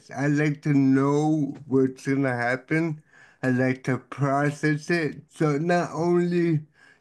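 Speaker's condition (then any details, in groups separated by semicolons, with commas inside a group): Cerebral palsy; e.g. for MRI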